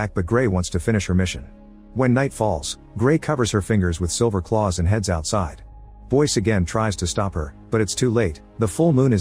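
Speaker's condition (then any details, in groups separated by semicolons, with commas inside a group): No condition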